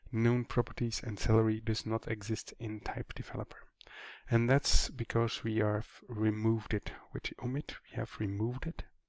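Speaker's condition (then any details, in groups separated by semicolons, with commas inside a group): No condition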